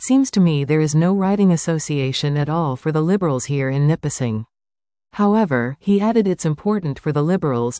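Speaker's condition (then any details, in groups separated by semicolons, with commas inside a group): No condition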